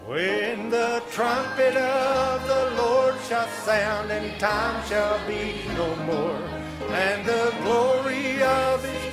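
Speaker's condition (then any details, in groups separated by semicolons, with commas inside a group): No condition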